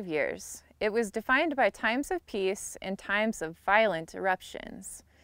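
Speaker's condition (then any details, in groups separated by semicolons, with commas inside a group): No condition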